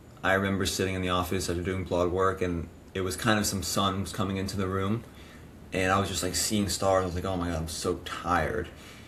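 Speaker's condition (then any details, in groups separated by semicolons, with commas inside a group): No condition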